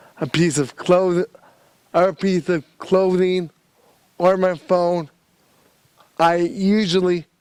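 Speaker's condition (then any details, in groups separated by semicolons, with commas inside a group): Cerebral palsy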